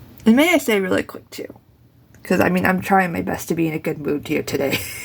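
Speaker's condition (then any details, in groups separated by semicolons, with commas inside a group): No condition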